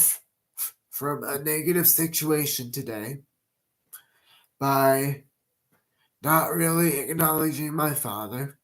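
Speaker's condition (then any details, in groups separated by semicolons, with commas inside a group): Cerebral palsy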